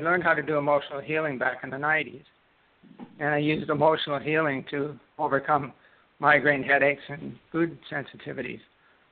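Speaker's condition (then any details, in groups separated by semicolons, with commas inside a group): Parkinson's disease; left-sided onset, smell and taste loss first, left index finger tremor, no medication, one brain therapy; left hand weakness and poor dexterity, shuffle walking, freezing about two years, brain fog, daily exercise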